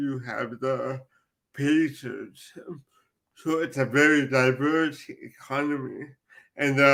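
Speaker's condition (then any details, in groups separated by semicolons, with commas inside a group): Cerebral palsy; cerebral palsy from birth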